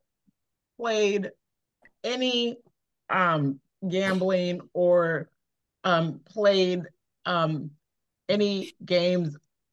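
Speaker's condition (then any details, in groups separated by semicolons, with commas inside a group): Aphasia after stroke; trouble with mental arithmetic, walking difficulty after stroke; fluent with frequent 'you know' fillers, restarts, trailing unfinished sentences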